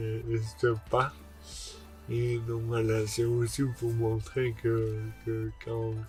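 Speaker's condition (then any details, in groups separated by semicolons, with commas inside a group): Dystonia; oxygen loss at birth, poor fine motor control; speech difficulties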